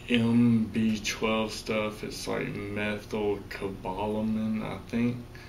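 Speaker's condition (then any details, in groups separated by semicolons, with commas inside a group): Severe traumatic brain injury; severe, caused by accident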